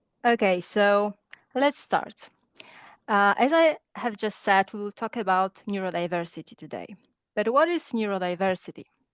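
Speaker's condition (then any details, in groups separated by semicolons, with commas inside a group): No condition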